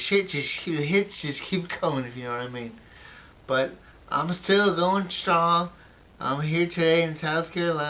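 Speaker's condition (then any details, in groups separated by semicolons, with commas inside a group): Brain injury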